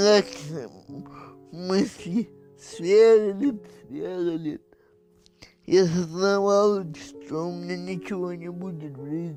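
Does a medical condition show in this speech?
Yes: cerebral palsy.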